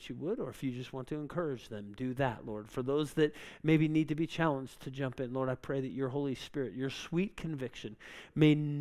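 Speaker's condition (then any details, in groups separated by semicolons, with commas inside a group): No condition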